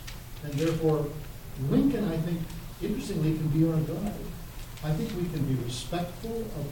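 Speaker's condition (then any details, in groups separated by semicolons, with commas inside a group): No condition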